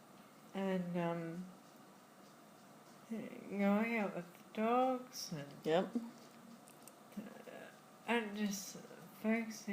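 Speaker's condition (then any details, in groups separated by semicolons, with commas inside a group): Friedreich's ataxia; diagnosed in childhood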